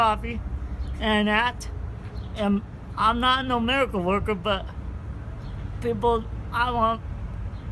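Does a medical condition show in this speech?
Yes: cerebral palsy.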